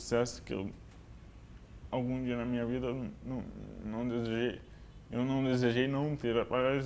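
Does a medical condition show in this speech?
Yes: cerebral palsy; affects motor coordination.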